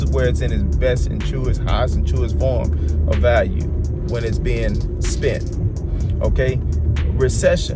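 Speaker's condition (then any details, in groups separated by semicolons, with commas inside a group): No condition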